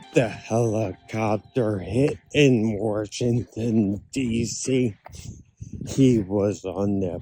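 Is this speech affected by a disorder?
Yes: ataxia.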